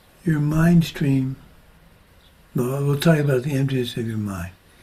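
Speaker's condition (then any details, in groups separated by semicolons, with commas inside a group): Parkinson's disease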